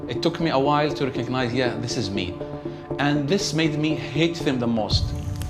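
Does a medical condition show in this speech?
No.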